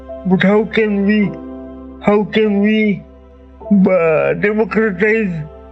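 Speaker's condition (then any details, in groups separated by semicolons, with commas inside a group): Cerebral palsy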